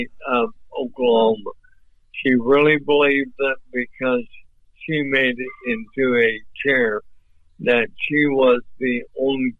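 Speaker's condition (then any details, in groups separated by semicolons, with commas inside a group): ALS; voice off but clear and understandable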